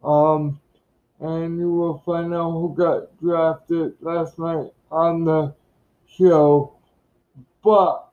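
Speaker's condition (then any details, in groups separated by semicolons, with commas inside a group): Cerebral palsy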